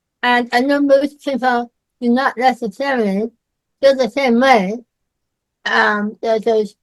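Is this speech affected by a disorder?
Yes: myasthenia gravis.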